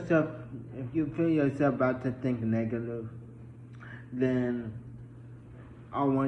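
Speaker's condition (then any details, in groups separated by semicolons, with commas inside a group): Traumatic brain injury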